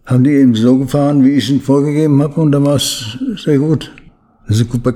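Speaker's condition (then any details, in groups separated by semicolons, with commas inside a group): Parkinson's disease; well controlled on medication overseen by neurologist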